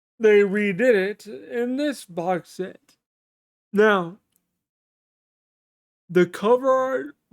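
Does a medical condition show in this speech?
Yes: cerebral palsy.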